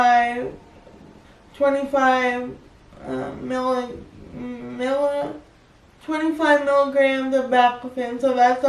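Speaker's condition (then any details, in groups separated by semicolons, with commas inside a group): Cerebral palsy; very high muscle tone, affects legs; baclofen pump surgery scheduled, tried oral medication, worsening; speech worsening over past year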